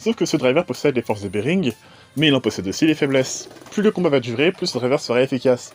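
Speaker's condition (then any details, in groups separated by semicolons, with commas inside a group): No condition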